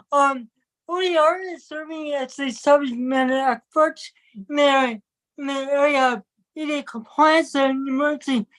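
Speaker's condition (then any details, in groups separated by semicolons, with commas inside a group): Cerebral palsy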